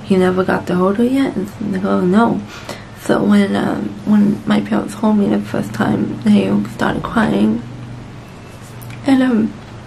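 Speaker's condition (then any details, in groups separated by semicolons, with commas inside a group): Cerebral palsy; speech therapy from 8 months, with physical therapy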